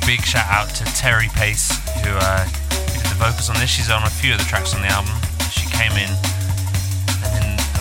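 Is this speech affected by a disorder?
No.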